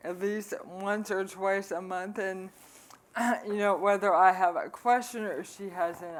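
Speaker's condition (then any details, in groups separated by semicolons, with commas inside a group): ALS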